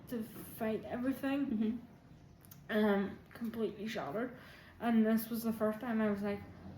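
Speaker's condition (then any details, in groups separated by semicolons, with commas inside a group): Quadriplegic cerebral palsy, severe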